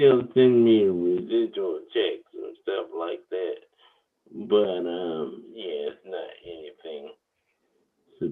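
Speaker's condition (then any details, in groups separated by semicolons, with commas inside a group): Cerebral palsy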